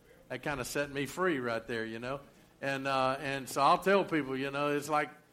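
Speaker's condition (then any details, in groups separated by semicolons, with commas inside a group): No condition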